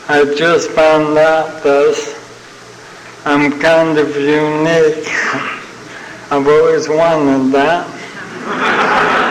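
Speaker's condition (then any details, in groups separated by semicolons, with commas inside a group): ALS (Lou Gehrig's disease); young onset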